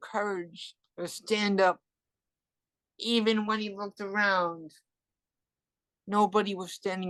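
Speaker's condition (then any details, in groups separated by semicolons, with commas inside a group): Cerebral palsy; from birth, hearing loss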